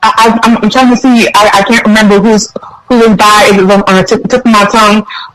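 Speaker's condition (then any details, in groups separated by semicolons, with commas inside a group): Stutter; stutter since age 3; repeated sounds, repeated words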